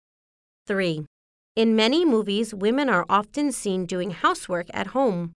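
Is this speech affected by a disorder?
No.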